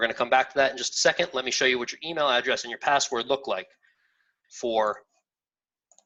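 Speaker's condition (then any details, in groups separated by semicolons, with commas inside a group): No condition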